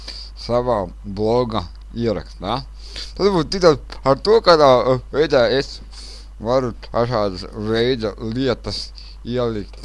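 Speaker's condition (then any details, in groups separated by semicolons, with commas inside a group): Cerebral palsy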